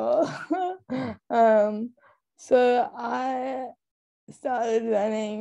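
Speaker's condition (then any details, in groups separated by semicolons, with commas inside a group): Cerebral palsy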